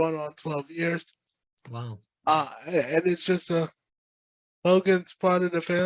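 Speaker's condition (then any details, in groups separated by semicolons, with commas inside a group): Cerebral palsy; present from birth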